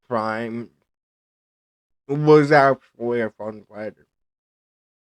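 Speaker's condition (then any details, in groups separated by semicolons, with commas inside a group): Cerebral palsy; speech affected by cerebral palsy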